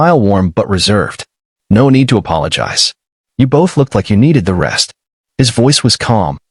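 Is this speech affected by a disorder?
No.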